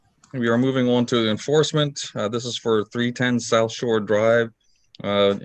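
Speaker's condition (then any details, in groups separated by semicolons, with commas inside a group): No condition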